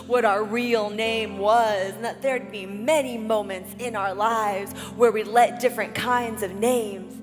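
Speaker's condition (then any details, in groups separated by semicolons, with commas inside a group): No condition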